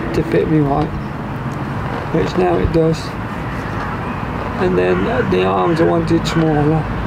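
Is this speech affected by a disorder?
Yes: motor neurone disease.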